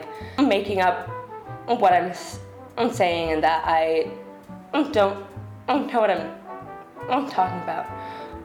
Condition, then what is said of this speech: Stuttering. No one has ever said outright that I'm not smart or that I don't sound smart because I stutter.